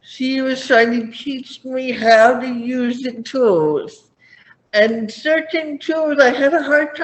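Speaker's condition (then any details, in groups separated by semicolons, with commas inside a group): Cerebral palsy; did not talk until about age five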